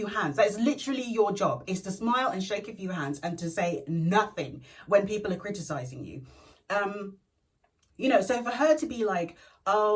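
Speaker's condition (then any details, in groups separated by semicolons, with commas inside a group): No condition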